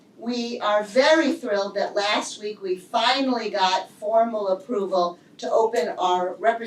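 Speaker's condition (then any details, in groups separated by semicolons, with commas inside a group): No condition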